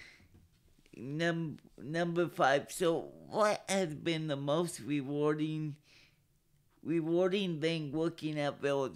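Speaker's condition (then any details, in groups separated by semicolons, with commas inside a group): Cerebral palsy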